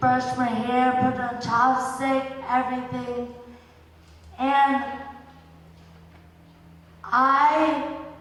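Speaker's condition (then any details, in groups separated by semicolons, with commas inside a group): Speech and balance impairment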